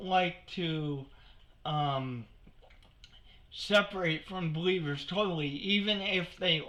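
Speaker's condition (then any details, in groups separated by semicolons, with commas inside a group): Cerebral palsy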